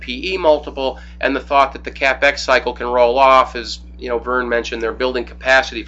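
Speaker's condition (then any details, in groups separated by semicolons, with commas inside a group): No condition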